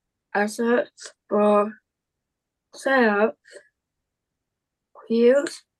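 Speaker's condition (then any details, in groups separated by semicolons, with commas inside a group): Down syndrome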